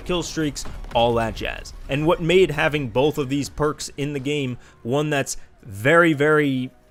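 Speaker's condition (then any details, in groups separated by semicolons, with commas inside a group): No condition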